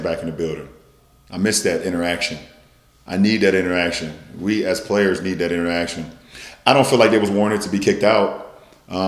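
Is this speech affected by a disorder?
No.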